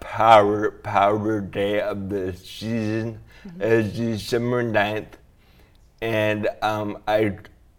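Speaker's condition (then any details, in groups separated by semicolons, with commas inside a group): Traumatic brain injury, diffuse axonal injury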